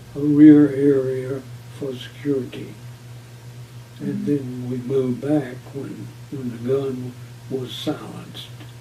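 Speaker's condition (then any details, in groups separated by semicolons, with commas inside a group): Parkinson's disease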